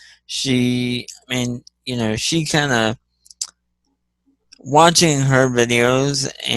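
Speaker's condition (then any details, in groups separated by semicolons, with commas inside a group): Cerebral palsy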